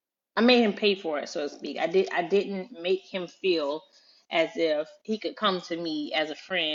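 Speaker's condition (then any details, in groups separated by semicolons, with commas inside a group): No condition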